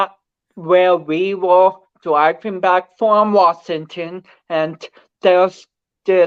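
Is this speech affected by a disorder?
Yes: cerebral palsy; speech affected.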